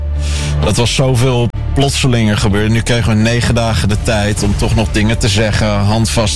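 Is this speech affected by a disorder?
No.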